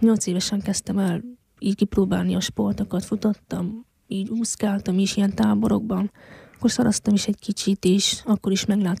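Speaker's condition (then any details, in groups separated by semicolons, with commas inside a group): Hearing loss since infancy; congenital, found at age one, device with surgery at 2.5, eight ear operations until age ten; wears hearing device, not allowed at deaf competitions, zero hearing without device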